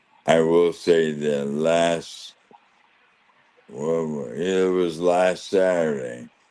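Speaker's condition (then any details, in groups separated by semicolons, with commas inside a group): ALS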